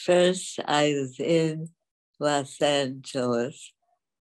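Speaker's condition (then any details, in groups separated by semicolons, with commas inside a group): Dystonia; dystonia from age 20, affects walking and speech, right leg kicked left ankle, no cure; several decades since onset, symptoms constant, speaking again after 40 years mute; speech loss began after UCLA, typed needs on typewriter, symptoms when speaking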